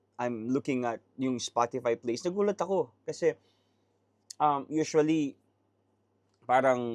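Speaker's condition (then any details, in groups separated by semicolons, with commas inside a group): No condition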